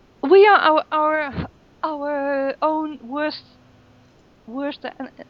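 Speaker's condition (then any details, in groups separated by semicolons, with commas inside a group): Stuttering; stutter with silent blocks, freezes, body movements and tics, major stuttering on oral presentations; stutters a lot in this recording, recording stress increases stutter; slow, clear, articulated speech, mostly fluent in English and Swedish, more stuttering in Dutch, German, French; repeated words, prolonged sounds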